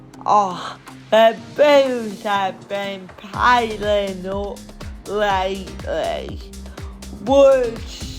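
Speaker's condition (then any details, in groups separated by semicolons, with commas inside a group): Ataxic cerebral palsy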